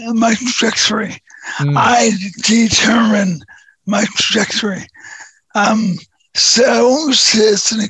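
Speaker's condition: Neurofibromatosis type 2; genetic nerve tumors since 2011-2012, deaf one ear, hearing and vision loss, two prior brain surgeries; voice shot from brain stem tumor, surgery hoped to improve voice and hearing

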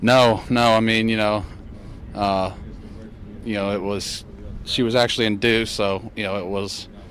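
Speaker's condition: No condition

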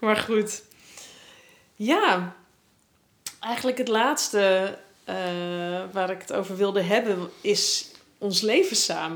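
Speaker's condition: No condition

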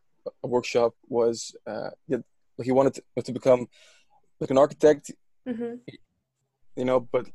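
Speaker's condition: Stuttering; stuttering during recording; own stuttering noted by speaker during conversation; repeated sounds, blocks

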